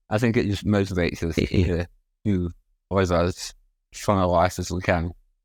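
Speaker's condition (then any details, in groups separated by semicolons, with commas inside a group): Spinal muscular atrophy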